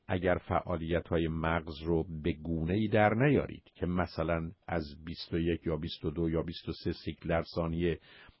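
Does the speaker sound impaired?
No.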